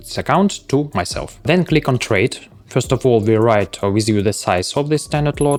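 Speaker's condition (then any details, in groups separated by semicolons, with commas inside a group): No condition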